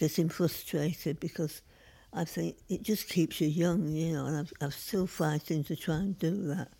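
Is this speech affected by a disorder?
Yes: Parkinson's disease; Parkinson's disease for 20 years; beginning to slow down.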